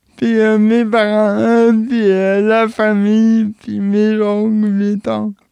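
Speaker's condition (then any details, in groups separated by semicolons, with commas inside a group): Cerebral palsy; age 31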